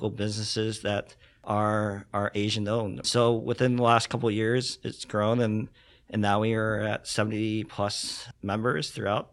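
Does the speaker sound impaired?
Yes: cleft lip and palate; congenital.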